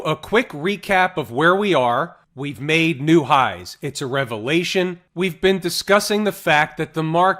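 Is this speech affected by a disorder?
No.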